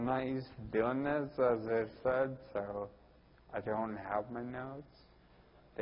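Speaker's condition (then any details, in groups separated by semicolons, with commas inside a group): Ataxia; speech typical of the condition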